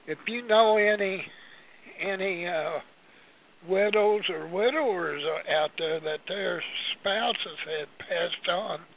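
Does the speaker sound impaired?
Yes: Parkinson's disease; long-standing, tremor, trouble with fine hand work as watchmaker, hard to eat; shivering, shaking at time of recording.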